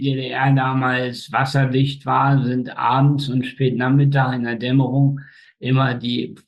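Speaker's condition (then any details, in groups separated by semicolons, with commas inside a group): Spastic tetraparesis, spastic quadriplegia; birth injury, cord around neck, brain oxygen loss up to 15 minutes, four limbs, facial paralysis; slightly hoarse from many speeches, runs half marathons, practises piano; speech control difficulties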